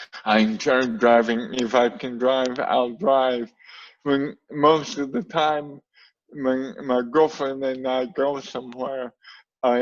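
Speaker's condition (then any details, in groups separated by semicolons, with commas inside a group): Cerebral palsy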